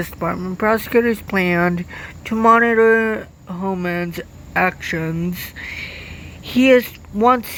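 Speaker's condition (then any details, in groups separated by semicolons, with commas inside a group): Cerebral palsy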